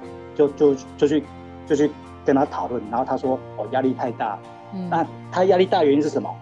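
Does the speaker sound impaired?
Yes: stuttering, mild speech impairment; stuttering since childhood; word and syllable repetitions; here repeated words.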